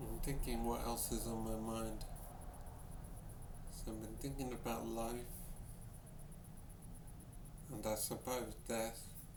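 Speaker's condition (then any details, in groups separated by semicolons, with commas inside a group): Brain injury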